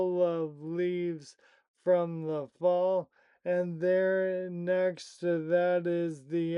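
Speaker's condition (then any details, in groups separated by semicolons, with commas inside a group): Primary lateral sclerosis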